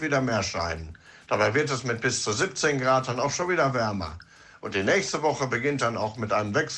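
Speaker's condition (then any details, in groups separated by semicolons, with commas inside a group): No condition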